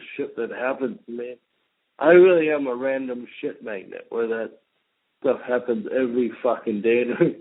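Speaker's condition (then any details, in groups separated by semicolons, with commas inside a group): Cerebral palsy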